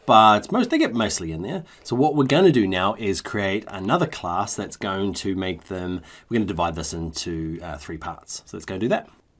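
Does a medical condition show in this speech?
No.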